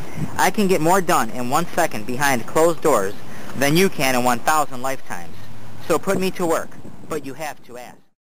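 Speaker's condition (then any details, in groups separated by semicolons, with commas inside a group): No condition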